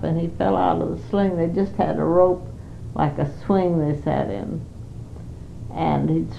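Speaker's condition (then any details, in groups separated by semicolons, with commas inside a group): Parkinson's; not very able to do much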